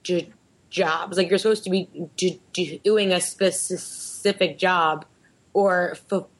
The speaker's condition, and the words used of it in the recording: Stuttering. Like, they're not sure why I'm talking this way.